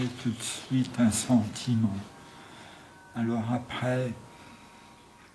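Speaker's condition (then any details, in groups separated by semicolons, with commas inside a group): Tongue cancer; tracheostomy after surgery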